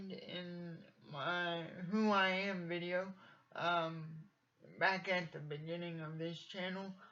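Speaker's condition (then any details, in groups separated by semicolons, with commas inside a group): Cerebral palsy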